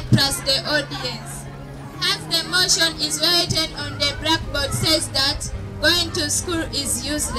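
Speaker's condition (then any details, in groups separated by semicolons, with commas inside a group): No condition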